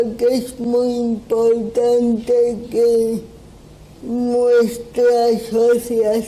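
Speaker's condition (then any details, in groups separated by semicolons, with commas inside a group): Cerebral palsy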